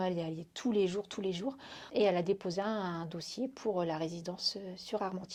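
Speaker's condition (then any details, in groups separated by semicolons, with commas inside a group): No condition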